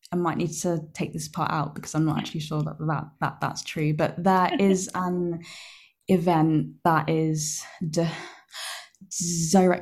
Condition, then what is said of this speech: Stuttering. But yeah, the belt is to help remind you to get a deep enough breath every single time you attempt to speak.